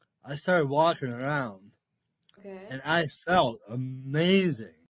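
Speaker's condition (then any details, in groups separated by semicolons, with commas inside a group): Cerebral palsy; speech affected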